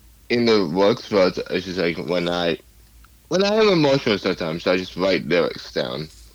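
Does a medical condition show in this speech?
Yes: cerebral palsy; cerebral palsy from birth, lifelong, affects speech and physical abilities; adult, past speech therapy, rock band video game from mother used alongside; hard for others to understand at first.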